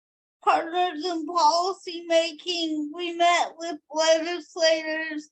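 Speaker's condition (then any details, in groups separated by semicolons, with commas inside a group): Cerebral palsy; from birth, 42 surgeries; needs caregiver assistance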